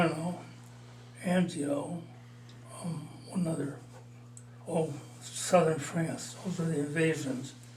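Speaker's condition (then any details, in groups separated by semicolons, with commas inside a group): Parkinson's disease; mild, about four years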